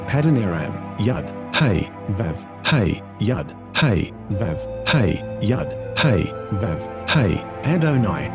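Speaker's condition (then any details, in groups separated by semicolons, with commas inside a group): No condition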